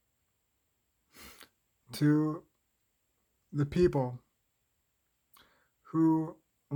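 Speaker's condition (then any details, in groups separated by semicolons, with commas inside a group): Cerebral palsy, spastic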